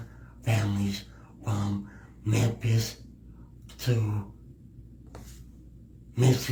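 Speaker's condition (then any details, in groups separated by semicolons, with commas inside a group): Cerebral palsy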